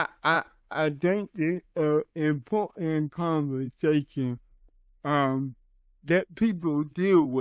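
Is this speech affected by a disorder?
Yes: cerebral palsy; from birth.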